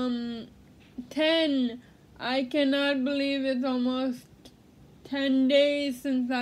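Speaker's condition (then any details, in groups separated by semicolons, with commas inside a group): Cerebral palsy; speech therapy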